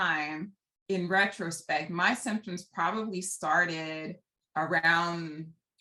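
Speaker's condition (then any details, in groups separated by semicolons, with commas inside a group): No condition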